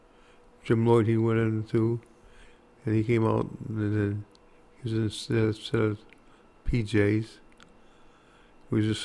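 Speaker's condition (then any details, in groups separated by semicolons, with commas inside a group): Parkinson's; speech very significantly affected, hard time talking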